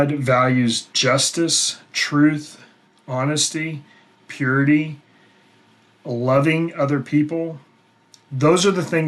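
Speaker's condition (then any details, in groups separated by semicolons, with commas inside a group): No condition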